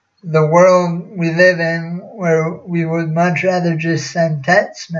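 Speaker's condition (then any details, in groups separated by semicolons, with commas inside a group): Cerebral palsy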